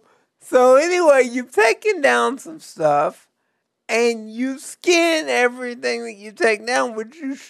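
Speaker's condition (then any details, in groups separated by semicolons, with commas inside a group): Cerebral palsy; difficulty typing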